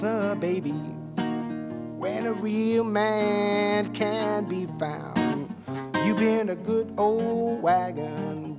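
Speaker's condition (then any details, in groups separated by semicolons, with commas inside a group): No condition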